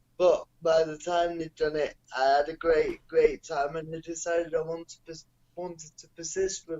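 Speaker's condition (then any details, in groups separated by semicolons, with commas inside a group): Cerebral palsy; non-progressive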